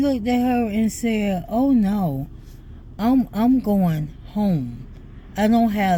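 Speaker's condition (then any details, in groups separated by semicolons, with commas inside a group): ALS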